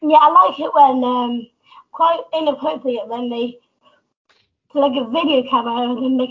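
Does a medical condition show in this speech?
Yes: Down syndrome; extra copy of chromosome 21, 47 chromosomes, present from birth, learned to walk late, slower to do things.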